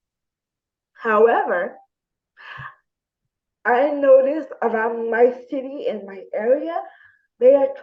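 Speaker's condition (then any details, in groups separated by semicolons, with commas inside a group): Spastic diplegia cerebral palsy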